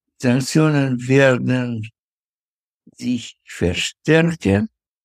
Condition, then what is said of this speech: Parkinson's disease. Ich habe ich hab das Wort vergessen.